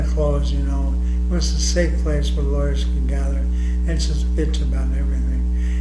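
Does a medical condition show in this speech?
Yes: ALS.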